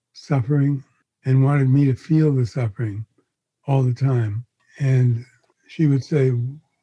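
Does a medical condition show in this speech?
Yes: Parkinson's disease; onset around 81st birthday, face frozen like a mask at diagnosis, confirmed by neurologist; chief symptom torpor, sluggishness, lethargy rather than shakes, exhaustion.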